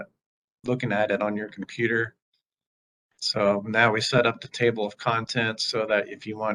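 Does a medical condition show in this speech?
No.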